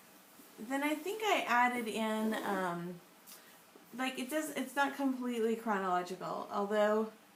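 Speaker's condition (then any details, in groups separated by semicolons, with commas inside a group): No condition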